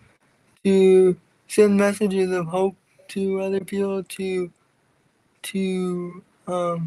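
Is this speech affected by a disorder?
Yes: cerebral palsy; from birth, wheelchair user.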